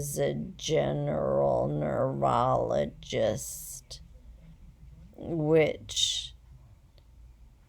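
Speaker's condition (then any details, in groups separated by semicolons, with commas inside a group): Essential tremor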